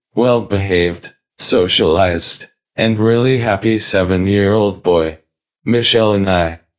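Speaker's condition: ALS, speech-generating device; cannot speak, eye-activated synthetic voice built from voice banking, types replies, silences while typing

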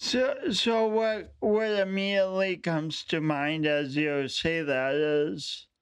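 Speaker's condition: Speech impediment; speaks publicly

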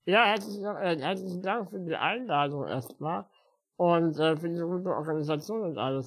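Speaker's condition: Spinal muscular atrophy; physical disability

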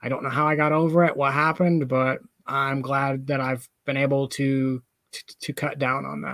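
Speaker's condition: Stuttering, mild; stutter since younger years, much worse then, improved after starting radio game commentating; reduced, still stutters sometimes; stuttered a whole lot more when younger, now only some; repeated sounds, prolonged sounds

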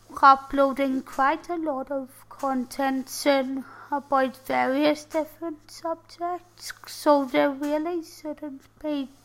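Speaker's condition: Tracheostomy and ventilator dependent; electric and manual wheelchairs

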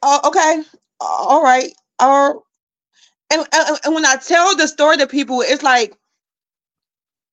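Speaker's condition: Stuttering; repeated sounds, repeated words

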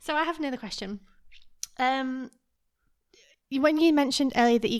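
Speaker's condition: No condition

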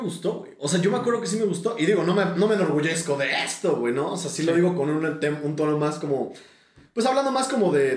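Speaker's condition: No condition

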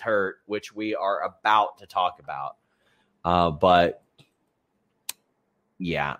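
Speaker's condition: No condition

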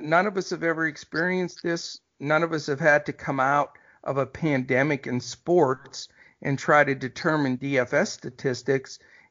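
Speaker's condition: No condition

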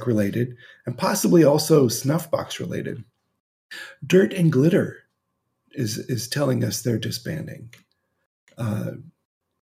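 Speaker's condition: No condition

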